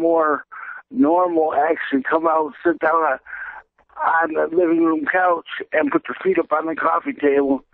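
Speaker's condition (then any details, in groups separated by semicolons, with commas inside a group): Cerebral palsy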